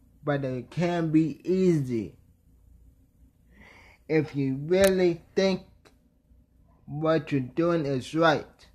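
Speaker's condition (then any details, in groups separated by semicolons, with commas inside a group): Traumatic brain injury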